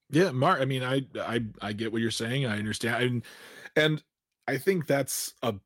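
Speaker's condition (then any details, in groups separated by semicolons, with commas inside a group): No condition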